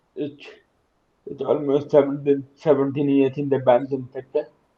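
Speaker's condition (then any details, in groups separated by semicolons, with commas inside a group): Cerebral palsy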